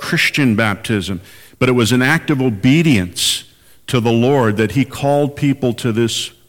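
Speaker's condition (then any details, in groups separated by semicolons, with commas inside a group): No condition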